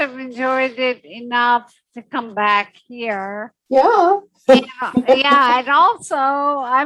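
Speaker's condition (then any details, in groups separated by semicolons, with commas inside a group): Secondary progressive multiple sclerosis; secondary progressive, spastic stiff legs; about 37 years, walks few steps in therapy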